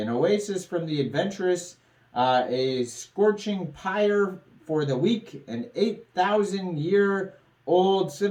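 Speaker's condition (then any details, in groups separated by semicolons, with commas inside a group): No condition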